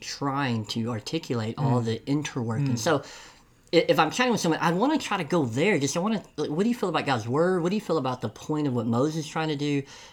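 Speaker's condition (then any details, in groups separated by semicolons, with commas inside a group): Cleft lip and palate; congenital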